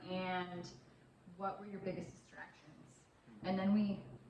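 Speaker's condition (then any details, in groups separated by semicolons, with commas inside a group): No condition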